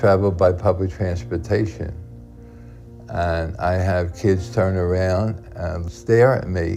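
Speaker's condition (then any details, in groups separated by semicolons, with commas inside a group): Tardive dyskinesia; antipsychotic medication side effect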